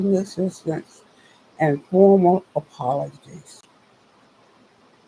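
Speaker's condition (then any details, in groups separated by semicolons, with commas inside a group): Spinal neurosarcoidosis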